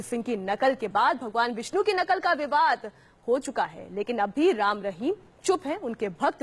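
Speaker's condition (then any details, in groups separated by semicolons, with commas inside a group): No condition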